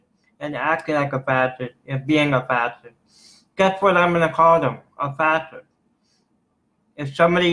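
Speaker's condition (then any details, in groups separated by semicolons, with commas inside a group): Cerebral palsy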